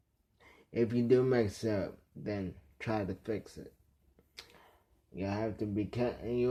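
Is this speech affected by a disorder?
Yes: traumatic brain injury.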